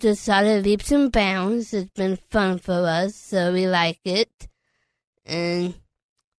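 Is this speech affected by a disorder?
Yes: Down syndrome; age 24.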